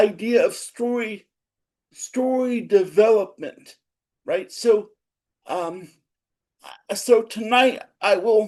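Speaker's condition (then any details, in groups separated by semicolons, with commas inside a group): Cerebral palsy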